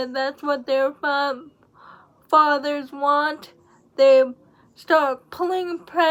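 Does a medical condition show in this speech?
Yes: cerebral palsy; uses wheelchair.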